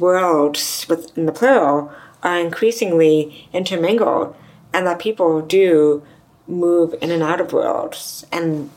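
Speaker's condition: Deafness; severe to profound deafness from 3, hearing aids to 34, implant worse ear 34, other 41; bilateral cochlear implants, less lip reading and listening effort, deafer without implants, loud sound startling; grew up speaking, mainstream schooling, learned sign language in 20s, also signs

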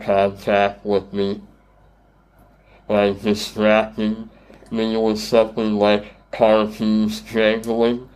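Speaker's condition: Treacher Collins syndrome; congenital, tracheostomy, speech therapy

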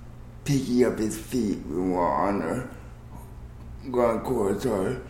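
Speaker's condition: Cerebral palsy

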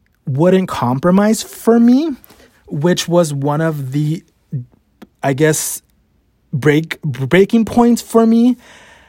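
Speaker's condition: Stutter; adult stutter, noticed at work and by ex-fiance; prolonged sounds

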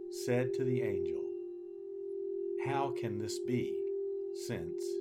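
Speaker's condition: No condition

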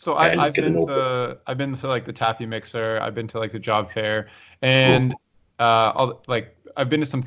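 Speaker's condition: No condition

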